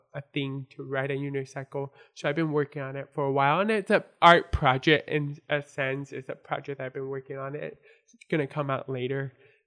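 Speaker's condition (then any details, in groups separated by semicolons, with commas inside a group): Born deaf; congenital deafness from birth; ongoing speech struggles; had to learn to speak and hear, hard, first full sentence at age five, English difficult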